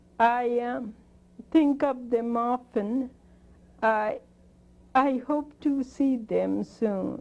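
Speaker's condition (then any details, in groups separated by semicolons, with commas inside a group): Spinocerebellar degeneration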